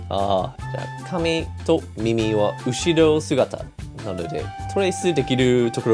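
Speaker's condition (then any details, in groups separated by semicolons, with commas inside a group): No condition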